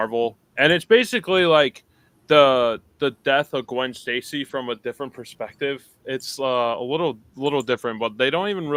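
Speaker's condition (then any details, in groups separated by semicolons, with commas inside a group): No condition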